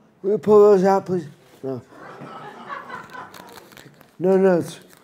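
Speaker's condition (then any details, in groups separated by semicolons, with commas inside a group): Brain injury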